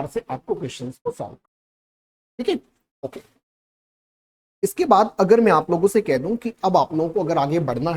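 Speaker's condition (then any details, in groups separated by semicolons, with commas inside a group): No condition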